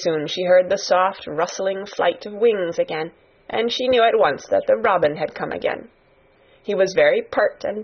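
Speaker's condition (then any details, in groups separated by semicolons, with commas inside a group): No condition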